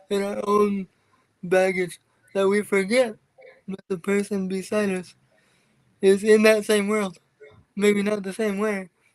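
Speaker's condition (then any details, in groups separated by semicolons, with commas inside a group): Cerebral palsy; from birth, wheelchair user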